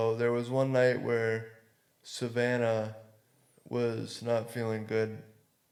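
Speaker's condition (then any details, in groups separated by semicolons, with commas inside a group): Cerebral palsy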